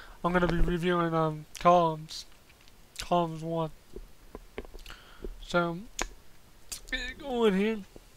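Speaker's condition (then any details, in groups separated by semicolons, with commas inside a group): Cerebral palsy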